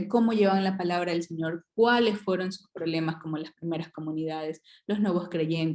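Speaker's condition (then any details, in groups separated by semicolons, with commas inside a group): No condition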